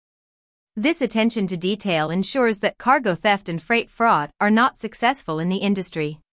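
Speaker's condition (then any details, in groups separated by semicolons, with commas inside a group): No condition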